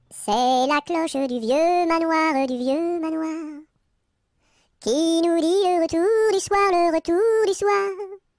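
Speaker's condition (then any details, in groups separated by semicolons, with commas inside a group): No condition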